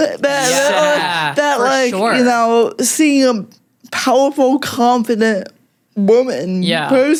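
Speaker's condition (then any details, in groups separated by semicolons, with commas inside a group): Cerebral palsy; speech most affected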